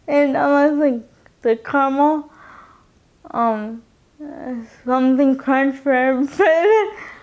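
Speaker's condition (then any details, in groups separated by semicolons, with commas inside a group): Cerebral palsy, spastic quadriplegic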